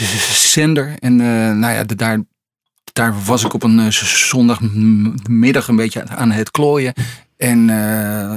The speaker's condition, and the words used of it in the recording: Stuttering. Nou ja, dat doet hij dus. Met hier en daar. Een stotter dus.